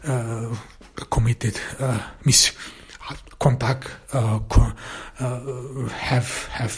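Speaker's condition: Stuttering; cause unknown, only one in family who stutters, german mother tongue, born in austria; speaking improved through regular podcasting, self-perceived; stutters less the more speaking is done; repeated sounds, repeated words, blocks

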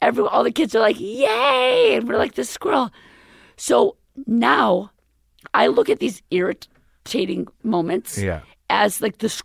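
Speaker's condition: Vocal fold paralysis, left vocal cord; past intubation

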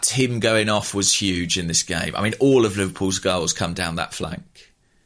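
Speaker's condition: No condition

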